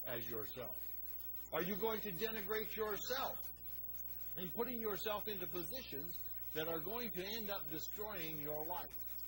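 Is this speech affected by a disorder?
No.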